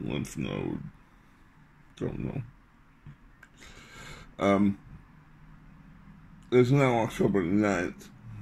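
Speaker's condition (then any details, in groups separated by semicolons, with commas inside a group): Glossectomy with reconstructed tongue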